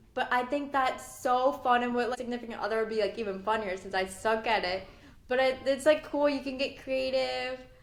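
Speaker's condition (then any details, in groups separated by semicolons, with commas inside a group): No condition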